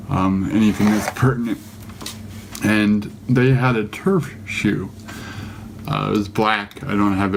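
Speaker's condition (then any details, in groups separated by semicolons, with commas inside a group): Cerebral palsy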